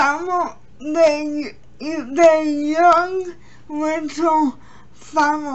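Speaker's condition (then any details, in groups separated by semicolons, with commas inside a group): Cerebral palsy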